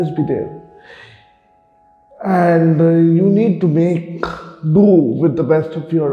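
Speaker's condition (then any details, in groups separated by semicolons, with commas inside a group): Cerebral palsy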